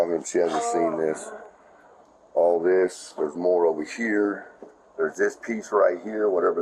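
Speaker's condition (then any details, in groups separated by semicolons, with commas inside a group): No condition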